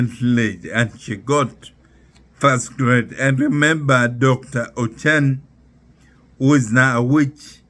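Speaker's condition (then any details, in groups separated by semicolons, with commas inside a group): Neurological disease from spinal injury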